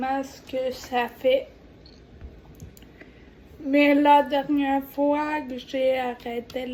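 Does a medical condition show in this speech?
Yes: ataxia; degenerative.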